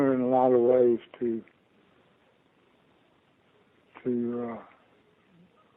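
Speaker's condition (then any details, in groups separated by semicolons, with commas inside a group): Parkinson's disease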